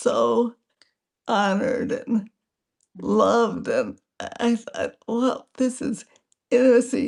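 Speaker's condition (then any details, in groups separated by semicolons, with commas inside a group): Multiple sclerosis; over 30 years since onset, quadriplegic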